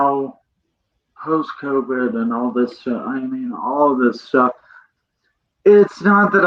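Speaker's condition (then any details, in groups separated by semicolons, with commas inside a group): Cerebral palsy; present from birth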